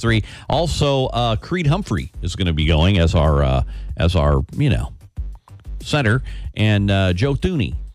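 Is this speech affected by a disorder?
No.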